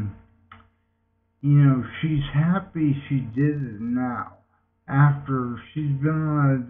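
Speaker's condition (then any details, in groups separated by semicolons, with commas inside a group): Multiple sclerosis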